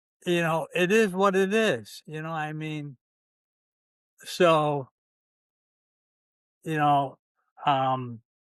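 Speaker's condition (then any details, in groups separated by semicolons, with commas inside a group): ALS, C9 mutation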